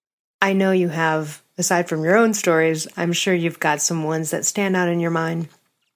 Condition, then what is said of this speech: None; typical speech.